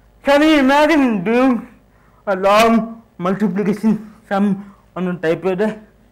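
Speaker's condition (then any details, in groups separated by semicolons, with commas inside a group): Cerebral palsy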